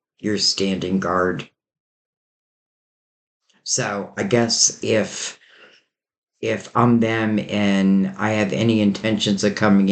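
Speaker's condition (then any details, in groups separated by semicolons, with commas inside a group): No condition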